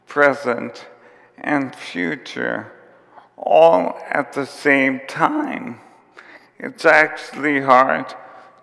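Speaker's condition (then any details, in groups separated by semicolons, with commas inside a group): ALS; diagnosed about two and a half years before recording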